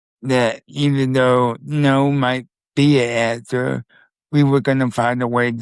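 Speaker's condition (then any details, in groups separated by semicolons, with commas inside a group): Spastic quadriplegic cerebral palsy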